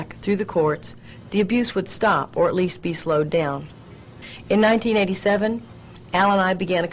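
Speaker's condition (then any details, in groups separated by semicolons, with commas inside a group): No condition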